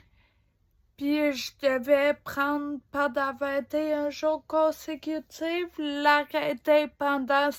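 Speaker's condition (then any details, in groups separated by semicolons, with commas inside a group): Ataxia; degenerative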